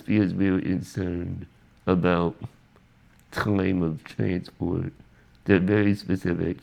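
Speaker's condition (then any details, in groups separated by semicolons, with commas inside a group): Spinal muscular atrophy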